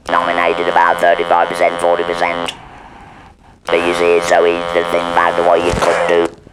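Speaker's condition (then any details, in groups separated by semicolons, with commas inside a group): Laryngeal cancer with laryngectomy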